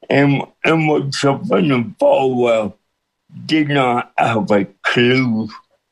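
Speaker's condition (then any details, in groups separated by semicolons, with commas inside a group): Cerebral palsy with speech impediment; John Hayes feared nobody could understand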